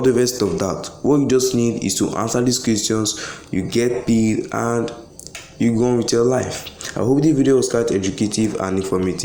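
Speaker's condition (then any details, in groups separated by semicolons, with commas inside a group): No condition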